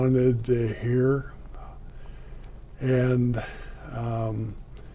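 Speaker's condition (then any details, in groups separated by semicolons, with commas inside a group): ALS; about two years since diagnosis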